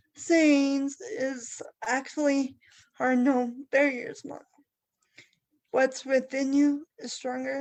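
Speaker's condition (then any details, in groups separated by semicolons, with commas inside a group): Cerebral palsy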